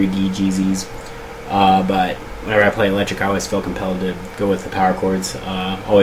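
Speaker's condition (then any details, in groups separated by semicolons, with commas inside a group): No condition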